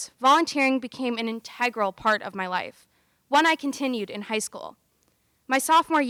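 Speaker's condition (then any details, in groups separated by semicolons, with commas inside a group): No condition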